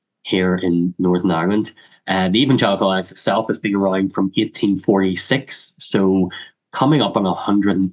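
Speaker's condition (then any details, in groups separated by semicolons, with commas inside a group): Cleft lip and palate; congenital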